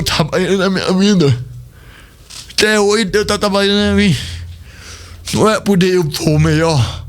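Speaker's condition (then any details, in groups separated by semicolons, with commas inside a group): Cerebral palsy; speech not normal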